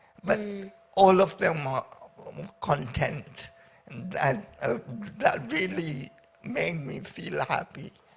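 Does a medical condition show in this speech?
Yes: paraplegia with essential tremor.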